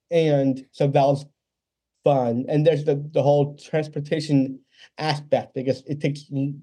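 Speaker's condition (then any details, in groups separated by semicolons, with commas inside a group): Down syndrome; congenital, lifelong; age 26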